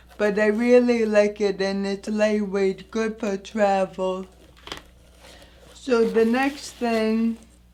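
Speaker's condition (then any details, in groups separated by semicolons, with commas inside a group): Anoxic brain injury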